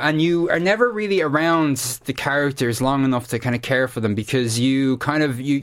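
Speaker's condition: No condition

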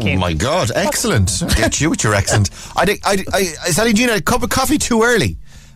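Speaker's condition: No condition

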